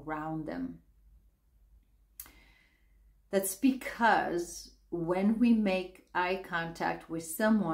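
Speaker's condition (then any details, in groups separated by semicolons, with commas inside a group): No condition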